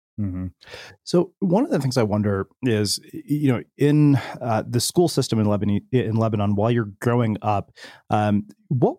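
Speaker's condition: No condition

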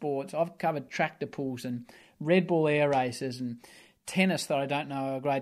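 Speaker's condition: No condition

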